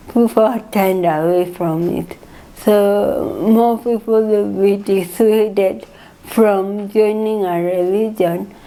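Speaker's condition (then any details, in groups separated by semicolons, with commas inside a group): Cerebral palsy; from birth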